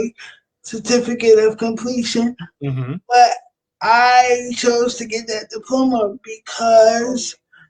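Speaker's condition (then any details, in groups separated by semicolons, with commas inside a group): Cerebral palsy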